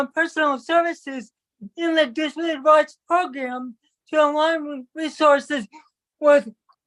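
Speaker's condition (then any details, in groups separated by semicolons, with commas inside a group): Cerebral palsy; from birth, affects movement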